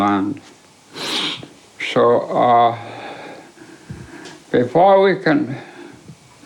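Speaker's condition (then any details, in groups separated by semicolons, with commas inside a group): ALS; affects swallowing and speech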